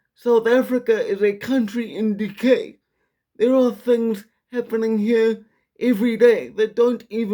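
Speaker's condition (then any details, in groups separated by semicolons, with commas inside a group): Quadriplegic cerebral palsy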